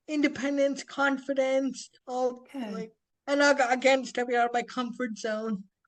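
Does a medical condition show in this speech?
Yes: spastic quadriplegic cerebral palsy; spastic quadriplegic, present from birth, limited mobility.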